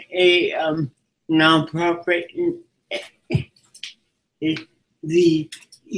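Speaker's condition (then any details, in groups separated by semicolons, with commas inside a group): Cerebral palsy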